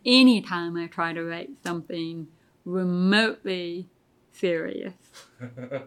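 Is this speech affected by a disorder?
Yes: deafness; pretty bad tinnitus.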